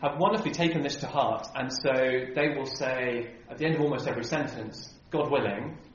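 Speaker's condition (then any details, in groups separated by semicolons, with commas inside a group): No condition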